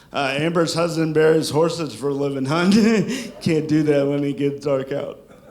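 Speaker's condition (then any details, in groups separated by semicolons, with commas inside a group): Cerebral palsy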